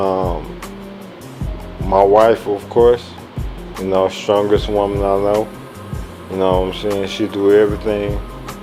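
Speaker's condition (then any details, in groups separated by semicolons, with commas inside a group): ALS; speech progressively lost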